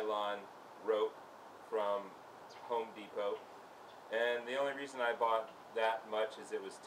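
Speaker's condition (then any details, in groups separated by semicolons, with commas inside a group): No condition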